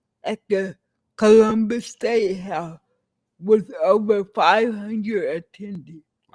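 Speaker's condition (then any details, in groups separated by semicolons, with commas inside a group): Cerebral palsy; speech impairment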